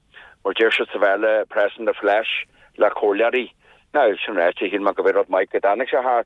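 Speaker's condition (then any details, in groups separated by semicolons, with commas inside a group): No condition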